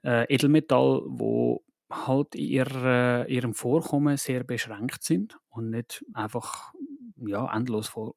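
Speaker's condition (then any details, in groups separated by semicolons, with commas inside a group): No condition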